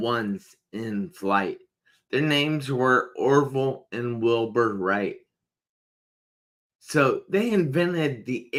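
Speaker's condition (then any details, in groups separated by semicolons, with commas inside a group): Traumatic brain injury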